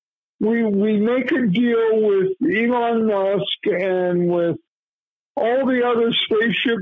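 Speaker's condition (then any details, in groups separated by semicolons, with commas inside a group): Cerebral palsy; lifelong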